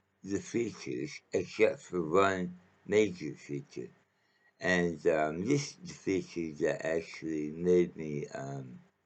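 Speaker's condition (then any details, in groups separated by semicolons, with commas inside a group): Mouth cancer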